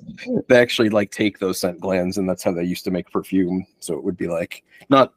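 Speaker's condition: No condition

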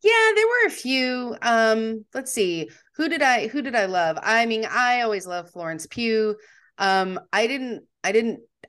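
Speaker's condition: No condition

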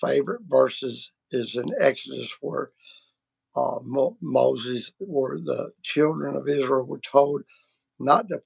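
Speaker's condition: Vocal cord surgery; including laser treatment

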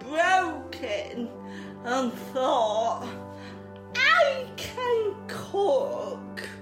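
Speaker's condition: Cerebral palsy

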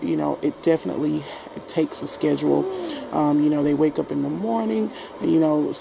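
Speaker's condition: No condition

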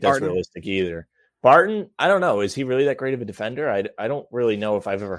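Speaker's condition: No condition

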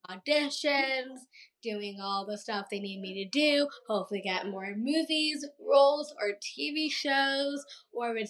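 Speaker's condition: Down syndrome; past speech therapy

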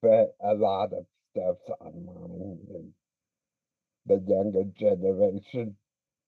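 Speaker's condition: Speech impediment

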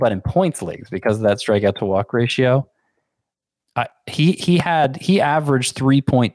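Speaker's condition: No condition

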